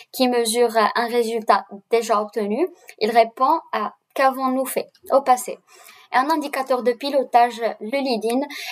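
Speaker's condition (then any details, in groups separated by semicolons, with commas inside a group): No condition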